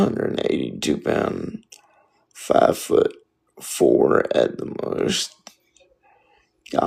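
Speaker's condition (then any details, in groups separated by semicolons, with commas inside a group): Spastic quadriplegic cerebral palsy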